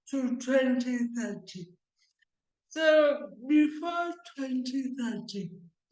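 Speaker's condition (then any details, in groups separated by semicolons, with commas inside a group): Cerebral palsy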